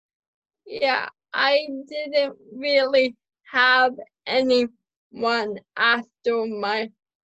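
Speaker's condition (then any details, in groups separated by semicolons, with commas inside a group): Cerebral palsy, spastic quadriplegic, mild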